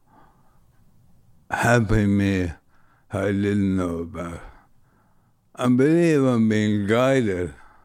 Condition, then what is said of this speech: ALS (motor neuron disease). The voice is quite ragged and sometimes it's difficult to understand or